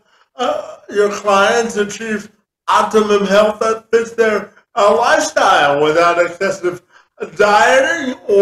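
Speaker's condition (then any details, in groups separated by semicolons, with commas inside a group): Spastic quadriplegia cerebral palsy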